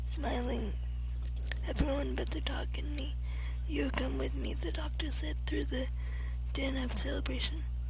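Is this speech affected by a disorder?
Yes: cerebral palsy.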